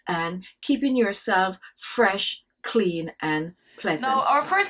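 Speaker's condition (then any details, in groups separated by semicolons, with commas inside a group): No condition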